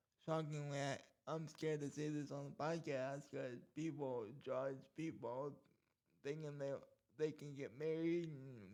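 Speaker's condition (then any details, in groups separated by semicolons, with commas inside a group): Cerebral palsy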